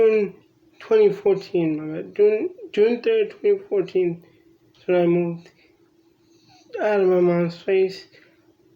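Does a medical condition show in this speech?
Yes: cerebral palsy; from birth.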